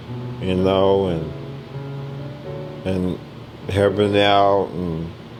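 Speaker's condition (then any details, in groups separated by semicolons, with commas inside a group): ALS; speech progressively lost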